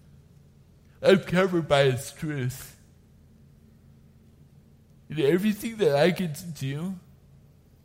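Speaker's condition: Cerebral palsy; does not talk like typical speaker

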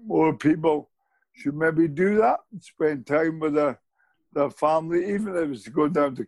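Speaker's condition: Motor neurone disease; nearly 4 years since diagnosis

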